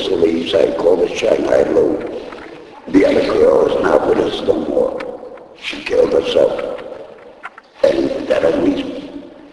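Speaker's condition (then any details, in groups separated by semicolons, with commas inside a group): Laryngectomy; voice box removed by operation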